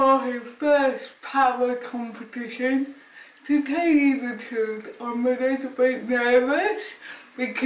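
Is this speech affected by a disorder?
Yes: cerebral palsy; affects speech.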